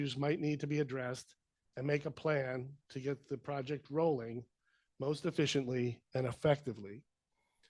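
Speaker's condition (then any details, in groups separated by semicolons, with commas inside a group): No condition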